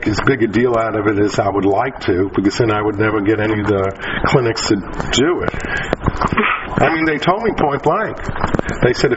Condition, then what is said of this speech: No condition.